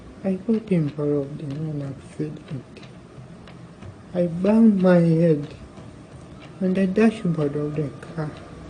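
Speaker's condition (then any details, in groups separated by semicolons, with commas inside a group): Cerebral palsy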